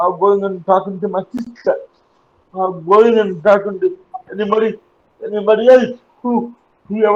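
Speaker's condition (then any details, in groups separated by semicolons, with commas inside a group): Cerebral palsy; uses wheelchair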